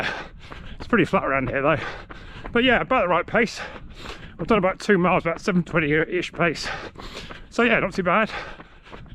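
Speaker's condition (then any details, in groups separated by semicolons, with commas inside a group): No condition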